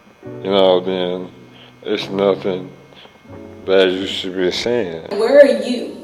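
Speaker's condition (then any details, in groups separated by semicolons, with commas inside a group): ALS; speech progressively lost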